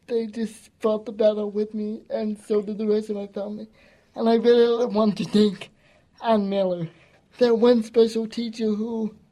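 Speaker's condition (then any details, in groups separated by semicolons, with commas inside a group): Cerebral palsy; gentle, calm, strong voice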